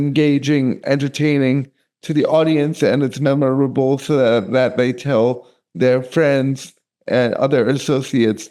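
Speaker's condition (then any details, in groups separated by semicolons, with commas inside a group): Cerebral palsy; speech affected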